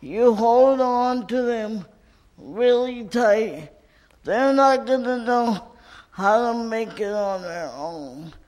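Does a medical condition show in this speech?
Yes: cerebral palsy; cerebral palsy from birth, did not get needed physical therapy in childhood.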